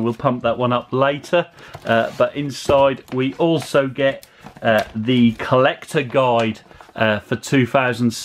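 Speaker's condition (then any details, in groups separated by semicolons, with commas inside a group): No condition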